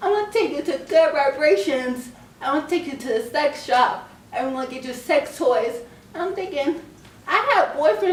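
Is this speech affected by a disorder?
Yes: cerebral palsy.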